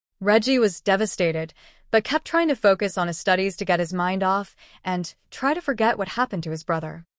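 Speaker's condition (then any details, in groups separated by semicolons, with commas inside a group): No condition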